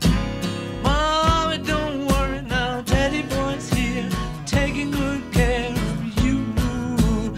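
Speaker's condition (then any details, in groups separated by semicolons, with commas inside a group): No condition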